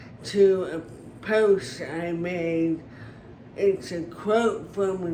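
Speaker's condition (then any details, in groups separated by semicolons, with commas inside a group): Brain injury; traumatic, car accident; could not blow out candles for years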